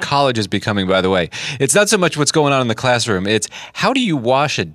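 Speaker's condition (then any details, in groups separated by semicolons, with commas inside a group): No condition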